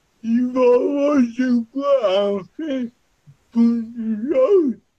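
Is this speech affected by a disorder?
Yes: cerebral palsy.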